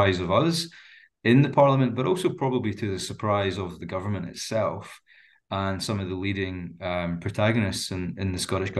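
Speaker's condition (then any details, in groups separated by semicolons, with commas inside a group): No condition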